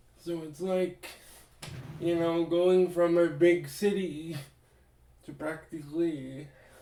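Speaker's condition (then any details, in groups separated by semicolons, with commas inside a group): Cerebral palsy; limbs affected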